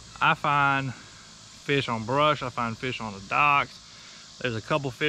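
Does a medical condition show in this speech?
No.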